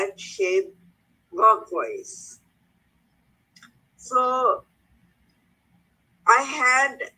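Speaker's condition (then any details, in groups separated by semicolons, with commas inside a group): Cerebral palsy; mostly physically okay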